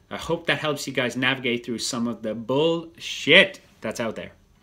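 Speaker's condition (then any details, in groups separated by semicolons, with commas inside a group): No condition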